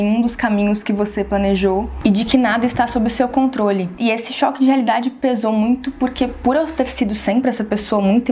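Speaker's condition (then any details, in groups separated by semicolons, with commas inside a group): No condition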